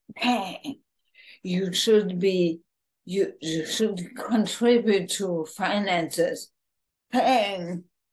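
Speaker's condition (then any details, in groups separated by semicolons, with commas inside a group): ALS, bulbar form, bulbar onset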